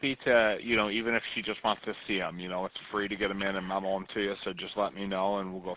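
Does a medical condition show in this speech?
No.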